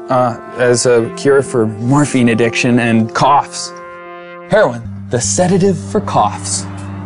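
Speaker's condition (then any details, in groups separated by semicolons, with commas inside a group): No condition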